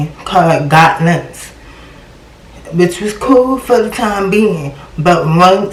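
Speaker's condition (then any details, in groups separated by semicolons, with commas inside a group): Cerebral palsy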